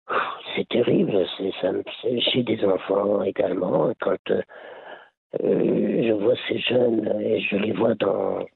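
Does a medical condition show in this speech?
Yes: laryngeal cancer; quit over 20 years ago.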